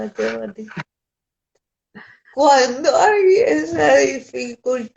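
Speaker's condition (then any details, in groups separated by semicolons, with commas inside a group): Cerebral palsy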